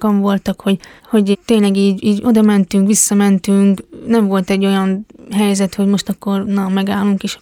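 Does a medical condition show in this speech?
Yes: hearing impairment; competes in deaf athletics at the Deaflympics.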